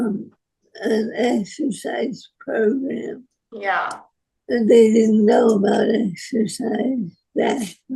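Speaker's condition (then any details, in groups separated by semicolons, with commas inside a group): Parkinson's disease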